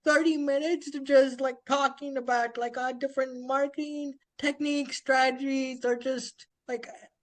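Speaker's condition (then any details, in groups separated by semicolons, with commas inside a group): Spastic quadriplegic cerebral palsy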